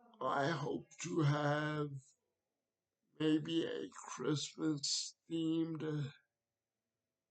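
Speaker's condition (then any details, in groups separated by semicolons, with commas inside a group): Cerebral palsy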